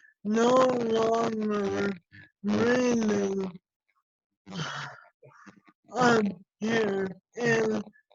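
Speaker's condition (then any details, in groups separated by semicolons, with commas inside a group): ALS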